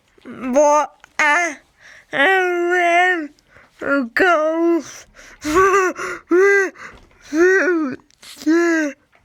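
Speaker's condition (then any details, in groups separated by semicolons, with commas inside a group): Cerebral palsy; from birth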